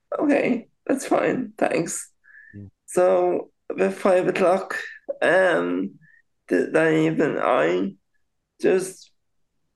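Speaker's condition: Cerebral palsy; very slightly delayed speech, takes longer to form thoughts into words

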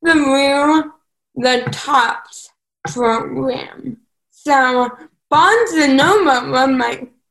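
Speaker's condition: Cerebral palsy; some mental developmental delay

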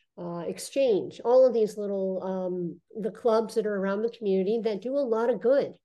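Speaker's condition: Cleft lip and palate; congenital

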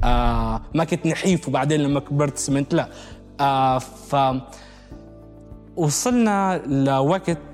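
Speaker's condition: Stuttering, mild; since childhood, severe when young, diagnosed by doctor, no speech therapist, gradually improved, YouTube helped; about 10% of former severity, only on some words; childhood blocks, sometimes unable to say a word, now catches on words starting with d or t; blocks

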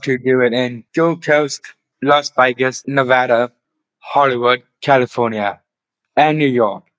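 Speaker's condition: Down syndrome; later diagnosed with autism

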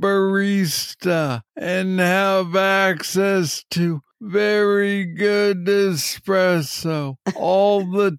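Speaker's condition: Parkinson's disease; young onset

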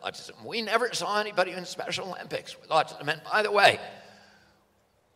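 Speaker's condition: Spasmodic dystonia; Pace Law School infirmary

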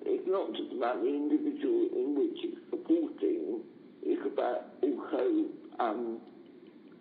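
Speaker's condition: Cerebral palsy; needs extra support at work

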